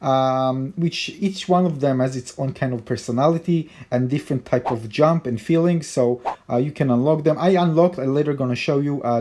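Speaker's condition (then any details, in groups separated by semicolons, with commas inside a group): No condition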